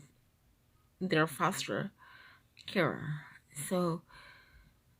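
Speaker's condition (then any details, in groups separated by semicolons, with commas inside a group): Cerebral palsy, triplegia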